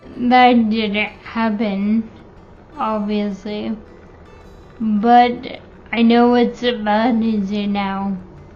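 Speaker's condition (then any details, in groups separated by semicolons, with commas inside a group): Friedreich's ataxia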